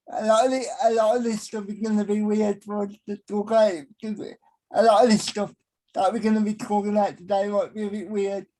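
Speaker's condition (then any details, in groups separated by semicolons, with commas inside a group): Cerebral palsy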